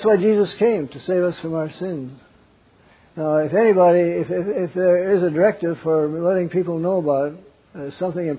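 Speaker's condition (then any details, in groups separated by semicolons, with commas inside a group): Parkinson's; wakes up around 3 am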